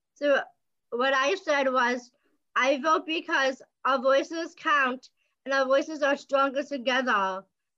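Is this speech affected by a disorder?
Yes: Down syndrome.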